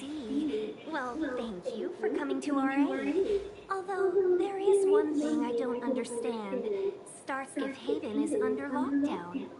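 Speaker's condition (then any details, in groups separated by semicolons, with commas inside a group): No condition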